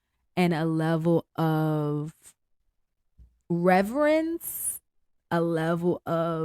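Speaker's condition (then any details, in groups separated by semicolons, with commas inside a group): No condition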